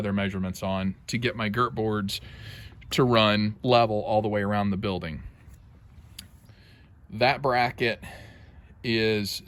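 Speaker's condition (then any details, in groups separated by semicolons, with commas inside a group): No condition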